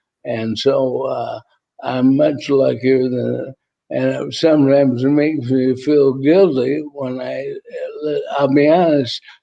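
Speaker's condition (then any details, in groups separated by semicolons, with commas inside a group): ALS; voice tires, needs rest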